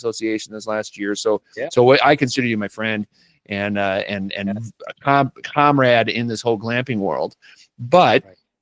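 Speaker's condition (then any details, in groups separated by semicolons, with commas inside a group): No condition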